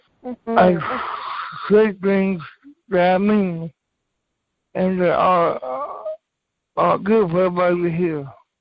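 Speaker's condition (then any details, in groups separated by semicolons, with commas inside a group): Cerebral palsy; from birth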